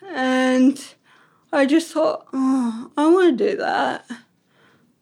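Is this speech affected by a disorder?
Yes: ataxic cerebral palsy; crutches outside.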